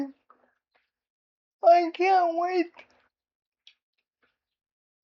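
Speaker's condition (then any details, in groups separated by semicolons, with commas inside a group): Cerebral palsy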